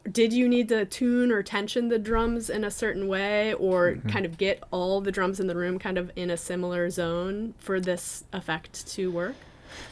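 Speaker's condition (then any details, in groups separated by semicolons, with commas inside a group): No condition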